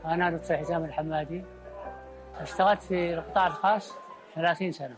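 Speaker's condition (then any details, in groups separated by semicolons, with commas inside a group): Parkinson's disease; attributed to work stress and psychological strain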